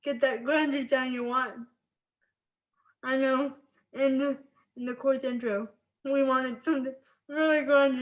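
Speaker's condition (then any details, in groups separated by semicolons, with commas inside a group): Spastic cerebral palsy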